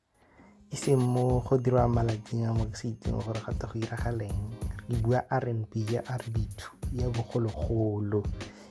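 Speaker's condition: No condition

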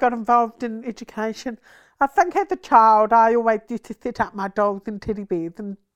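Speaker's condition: Deafness from birth, congenital, rubella-related; born deaf into hearing family

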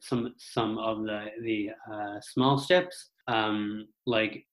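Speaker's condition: Stuttering; severe fluency problem diagnosed in grade school, speech therapy about 4 to 5 years; stutter pretty fine during recording; severity varies day to day, phone calls and meeting new people hard, sometimes cannot get words out; repeated words, prolonged sounds

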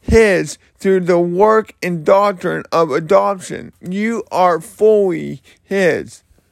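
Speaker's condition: Cerebral palsy; slurred speech

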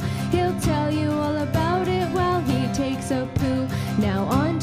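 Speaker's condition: No condition

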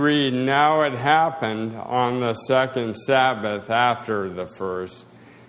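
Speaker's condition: Spasticity, mild

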